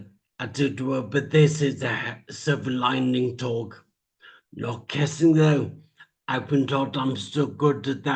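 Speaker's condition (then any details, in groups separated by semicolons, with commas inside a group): Traumatic brain injury; speech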